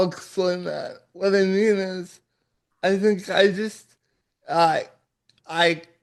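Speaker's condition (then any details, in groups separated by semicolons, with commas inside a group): Cerebral palsy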